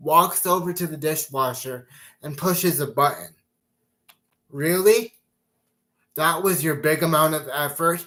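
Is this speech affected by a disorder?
Yes: cerebral palsy.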